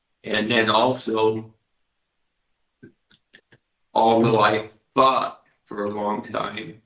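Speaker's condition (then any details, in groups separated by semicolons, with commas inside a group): Parkinson's disease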